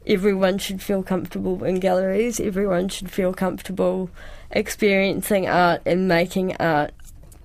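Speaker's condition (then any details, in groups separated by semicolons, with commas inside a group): Cerebral palsy; cerebral palsy since childhood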